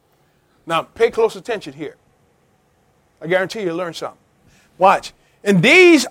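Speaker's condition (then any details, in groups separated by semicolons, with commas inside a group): No condition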